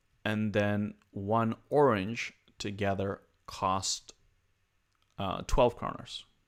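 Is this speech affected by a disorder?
No.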